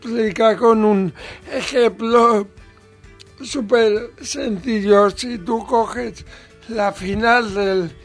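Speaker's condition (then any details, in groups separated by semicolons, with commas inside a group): Cerebral palsy; present from birth, brain damage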